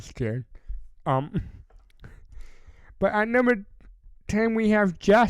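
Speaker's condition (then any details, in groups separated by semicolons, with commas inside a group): Cerebral palsy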